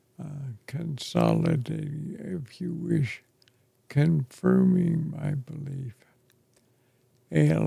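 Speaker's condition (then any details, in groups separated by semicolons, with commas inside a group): ALS; affects chest and throat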